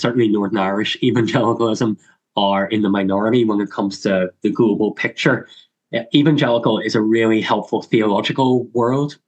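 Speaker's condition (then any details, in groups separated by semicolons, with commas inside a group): Cleft lip and palate; congenital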